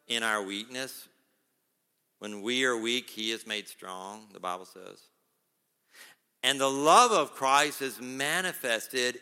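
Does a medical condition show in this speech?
No.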